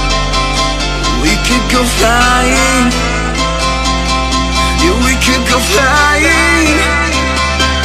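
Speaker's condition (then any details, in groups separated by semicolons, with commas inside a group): No condition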